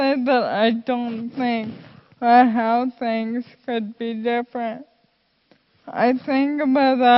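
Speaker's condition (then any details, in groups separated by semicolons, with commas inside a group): Friedreich's ataxia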